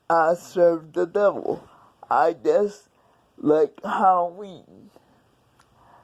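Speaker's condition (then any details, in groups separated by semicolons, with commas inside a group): Cerebral palsy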